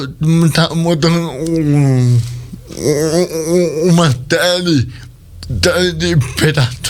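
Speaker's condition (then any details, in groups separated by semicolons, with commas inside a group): Cerebral palsy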